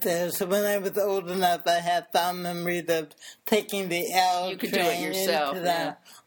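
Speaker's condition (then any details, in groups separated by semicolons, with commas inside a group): Cerebral palsy; since birth, affects speech and body movement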